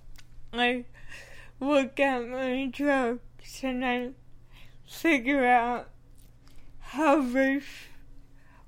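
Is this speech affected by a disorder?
Yes: cerebral palsy; speech therapy for pronunciation and breath support.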